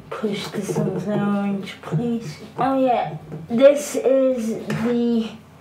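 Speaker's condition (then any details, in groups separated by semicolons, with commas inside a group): Cerebral palsy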